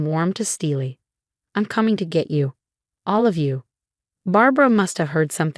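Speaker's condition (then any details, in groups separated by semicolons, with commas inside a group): No condition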